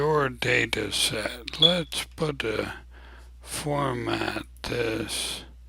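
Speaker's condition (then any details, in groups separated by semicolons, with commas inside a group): ALS; abnormally slow voice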